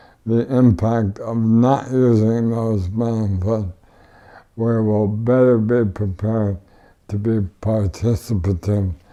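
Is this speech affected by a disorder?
Yes: ALS; tracheotomy, wheelchair.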